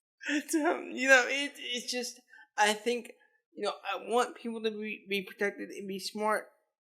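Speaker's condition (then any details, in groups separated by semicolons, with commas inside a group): Cerebral palsy; lifelong physical disability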